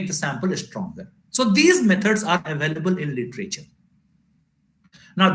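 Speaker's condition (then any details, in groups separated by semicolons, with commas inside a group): No condition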